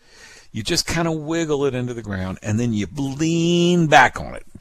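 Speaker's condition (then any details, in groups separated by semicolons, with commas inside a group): No condition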